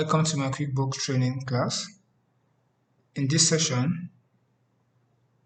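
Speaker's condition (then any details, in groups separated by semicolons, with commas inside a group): No condition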